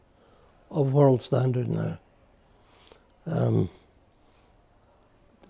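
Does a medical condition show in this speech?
Yes: multiple sclerosis; affects hands; no use of hands, nearly 75.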